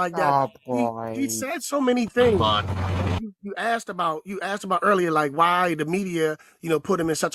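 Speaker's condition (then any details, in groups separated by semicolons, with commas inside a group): No condition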